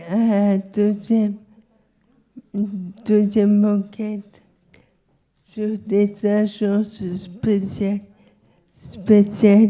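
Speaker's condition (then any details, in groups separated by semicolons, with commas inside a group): Locked-in syndrome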